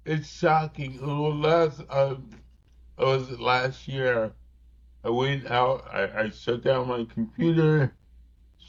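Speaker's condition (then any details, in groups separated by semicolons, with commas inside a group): Cerebral palsy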